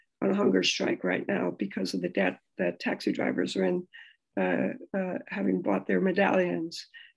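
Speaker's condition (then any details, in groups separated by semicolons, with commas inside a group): No condition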